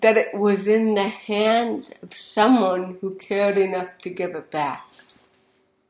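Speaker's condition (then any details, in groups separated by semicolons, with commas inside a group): Cerebral palsy; speech therapy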